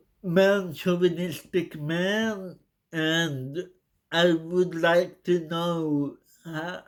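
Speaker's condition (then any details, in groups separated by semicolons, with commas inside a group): Cerebral palsy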